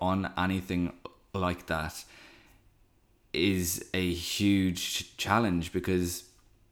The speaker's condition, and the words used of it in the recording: Stuttering. So if you're a covert stammer, you will use a lot of tricks to appear to be fluent.